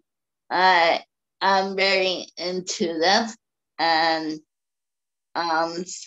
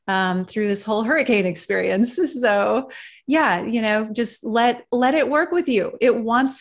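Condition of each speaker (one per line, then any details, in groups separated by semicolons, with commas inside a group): Cerebral palsy; birth oxygen deprivation, from birth
No condition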